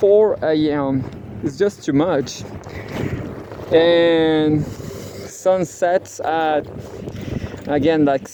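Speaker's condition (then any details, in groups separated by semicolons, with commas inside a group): No condition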